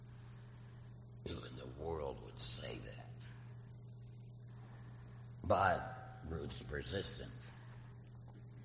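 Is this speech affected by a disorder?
Yes: laryngectomy; total laryngectomy after cancer recurrence, voice prosthesis, prior radiation and chemotherapy, liquid diet during treatment; speaking and preaching through voice prosthesis; artificial voice via prosthesis, like a kazoo, earlier could barely whisper, voice much better now.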